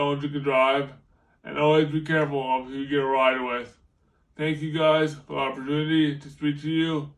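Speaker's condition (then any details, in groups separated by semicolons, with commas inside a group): Brain injury; dysarthria, relearned how to talk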